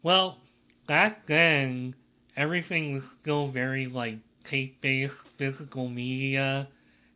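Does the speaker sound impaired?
Yes: cleft lip and palate.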